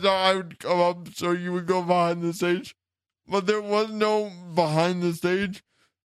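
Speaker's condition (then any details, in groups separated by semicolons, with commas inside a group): Cerebral palsy; since childhood, wheelchair user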